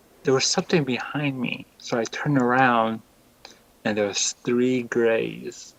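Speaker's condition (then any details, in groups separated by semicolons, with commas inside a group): Cerebral palsy; caused by brain fluid pockets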